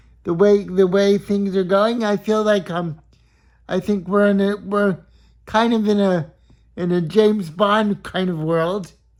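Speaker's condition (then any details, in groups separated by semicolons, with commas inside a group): Cerebral palsy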